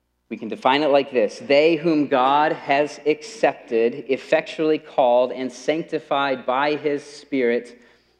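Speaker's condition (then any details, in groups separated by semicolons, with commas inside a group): No condition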